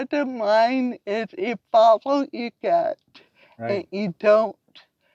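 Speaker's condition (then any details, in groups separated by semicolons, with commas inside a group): Cerebral palsy; from birth; about 66 years since birth, diagnosed at 18 months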